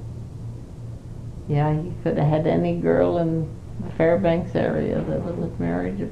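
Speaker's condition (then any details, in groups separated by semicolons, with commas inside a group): Parkinson's disease; 5 years since onset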